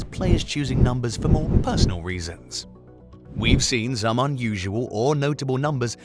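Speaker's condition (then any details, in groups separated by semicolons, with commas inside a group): No condition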